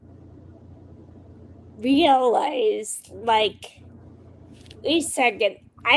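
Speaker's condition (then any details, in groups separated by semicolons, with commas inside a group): Friedreich's ataxia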